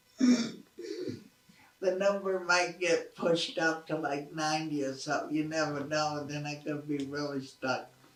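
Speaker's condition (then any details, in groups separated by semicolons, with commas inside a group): Cerebral palsy; achilles tendon lengthening, corrective surgeries last year; recovering from surgeries, wheelchair racing; poor swallowing in childhood, speech was not expected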